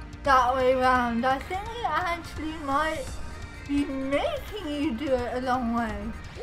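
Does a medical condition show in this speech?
Yes: cerebral palsy.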